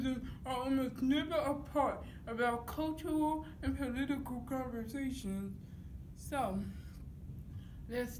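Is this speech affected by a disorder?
Yes: cerebral palsy; dystonic type.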